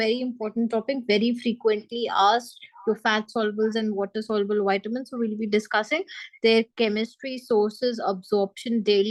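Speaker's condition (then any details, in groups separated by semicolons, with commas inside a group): No condition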